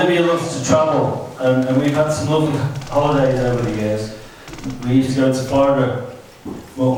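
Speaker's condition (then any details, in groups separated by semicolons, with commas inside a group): No condition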